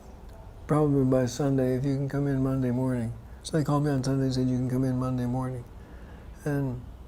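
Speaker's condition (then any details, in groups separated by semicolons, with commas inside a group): Parkinson's disease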